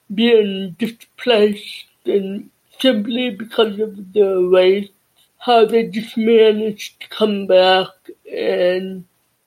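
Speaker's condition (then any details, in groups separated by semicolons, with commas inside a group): Deafness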